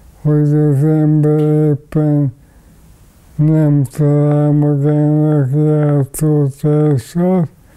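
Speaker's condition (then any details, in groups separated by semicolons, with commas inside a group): ALS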